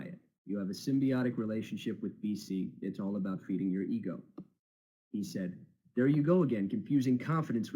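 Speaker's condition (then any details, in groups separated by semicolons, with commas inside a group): No condition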